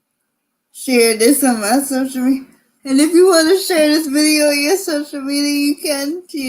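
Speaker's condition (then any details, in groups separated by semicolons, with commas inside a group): Cerebral palsy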